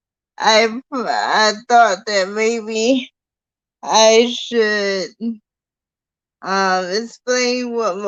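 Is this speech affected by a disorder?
Yes: cerebral palsy.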